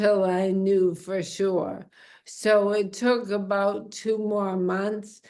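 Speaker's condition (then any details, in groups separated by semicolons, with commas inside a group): Amyotrophic lateral sclerosis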